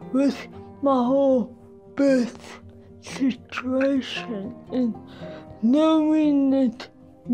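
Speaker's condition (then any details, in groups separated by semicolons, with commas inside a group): Cerebral palsy; severe physical impairment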